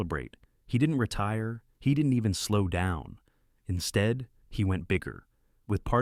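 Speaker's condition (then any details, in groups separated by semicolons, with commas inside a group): No condition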